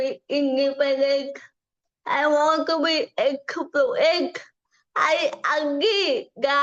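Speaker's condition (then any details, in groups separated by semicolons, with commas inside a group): Cerebral palsy; from birth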